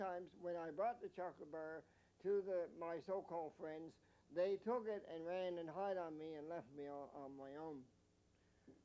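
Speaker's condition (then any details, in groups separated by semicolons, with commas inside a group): Mild cerebral palsy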